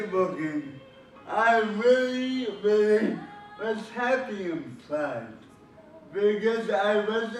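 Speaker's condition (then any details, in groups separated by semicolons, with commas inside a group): Cerebral palsy; speech impediment, different speech pattern, voice hard to understand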